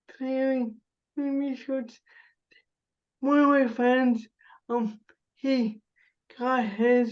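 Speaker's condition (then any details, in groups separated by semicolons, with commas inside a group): Cerebral palsy; spasticity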